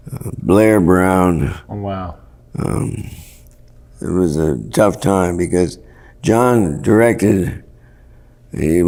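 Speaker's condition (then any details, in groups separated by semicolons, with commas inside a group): Parkinson's; worsening, often debilitating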